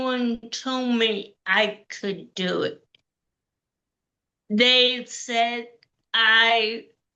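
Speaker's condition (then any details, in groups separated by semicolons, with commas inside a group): Cerebral palsy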